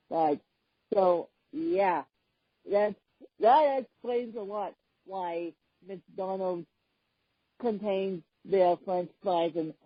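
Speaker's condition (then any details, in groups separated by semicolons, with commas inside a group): Hemiplegic cerebral palsy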